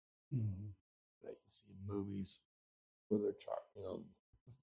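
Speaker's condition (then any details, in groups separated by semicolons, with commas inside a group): Speech impediment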